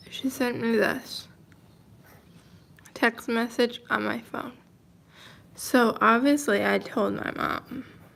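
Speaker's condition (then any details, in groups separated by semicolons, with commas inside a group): Cerebral palsy, mild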